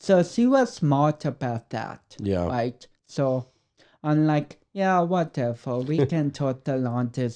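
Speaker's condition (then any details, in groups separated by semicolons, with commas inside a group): Cerebral palsy; affects speech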